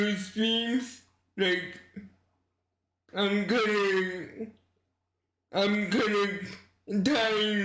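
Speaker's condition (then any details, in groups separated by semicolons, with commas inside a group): Cerebral palsy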